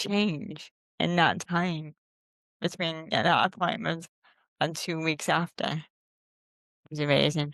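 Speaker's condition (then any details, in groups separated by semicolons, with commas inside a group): Cerebral palsy; present since birth, legs affected, childhood leg operations; mostly uses wheelchair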